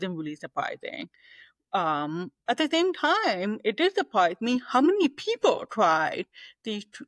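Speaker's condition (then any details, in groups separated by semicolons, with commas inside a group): Deafness, 98% hearing loss; deaf since childhood, hearing aid user, no cochlear implant, oral training as child; age 43, audiologist called her perfect cochlear implant candidate, harder to understand speech than when younger; communicates primarily through oral speech, knows little sign language, removes hearing aids after noisy days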